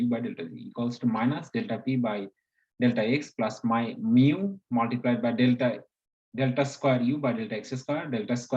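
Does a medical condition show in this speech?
No.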